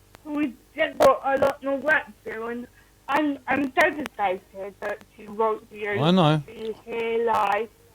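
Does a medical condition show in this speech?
Yes: cerebral palsy.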